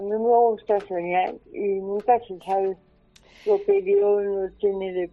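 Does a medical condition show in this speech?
Yes: cerebral palsy; brain damage at birth from lack of oxygen, midwife negligence, hospital Virgen de la Salud de Toledo, 47 years; increasingly dependent.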